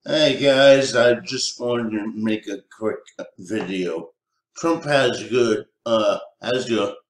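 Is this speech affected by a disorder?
Yes: cerebral palsy.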